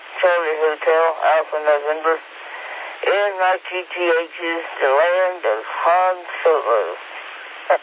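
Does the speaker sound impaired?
Yes: speech impediment; several disabilities, long hard battle; some phonetic words hard to get off tongue, whiskey zulu hard, hotel alpha november easier.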